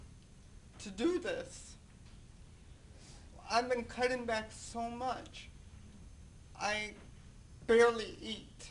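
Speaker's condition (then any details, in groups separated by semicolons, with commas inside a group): Cerebral palsy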